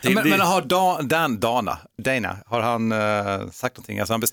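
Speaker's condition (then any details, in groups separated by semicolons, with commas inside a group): No condition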